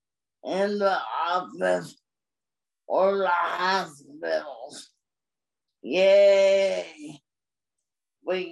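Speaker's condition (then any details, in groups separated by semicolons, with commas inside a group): Cerebral palsy; uses motorized wheelchair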